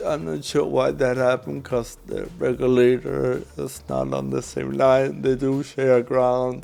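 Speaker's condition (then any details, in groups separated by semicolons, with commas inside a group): Cerebral palsy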